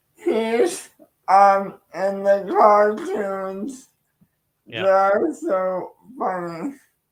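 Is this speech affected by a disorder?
Yes: cerebral palsy.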